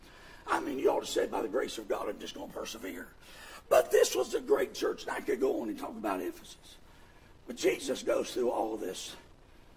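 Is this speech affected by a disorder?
Yes: vocal fold paralysis, bilateral; speaks with false vocal folds; voice worse than before.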